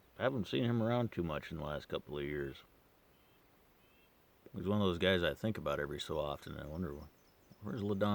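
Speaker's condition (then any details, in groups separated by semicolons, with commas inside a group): No condition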